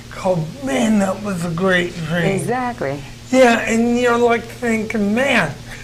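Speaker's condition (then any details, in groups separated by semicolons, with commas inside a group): Cerebral palsy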